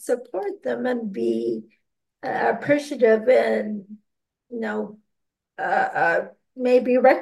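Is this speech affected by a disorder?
Yes: aphasia and ataxia; progressive ataxia; currently doing well; cannot always pick out needed words, hard to clearly express ideas.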